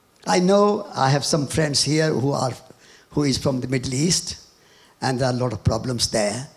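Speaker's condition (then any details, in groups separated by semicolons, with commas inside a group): No condition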